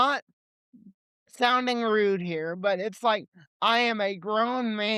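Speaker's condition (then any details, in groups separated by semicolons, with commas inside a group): Cerebral palsy; limited mobility, legs; age 28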